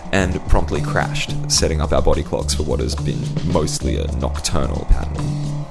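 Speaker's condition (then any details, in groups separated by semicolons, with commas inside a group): No condition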